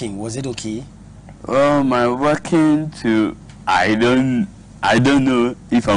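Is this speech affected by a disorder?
Yes: cerebral palsy.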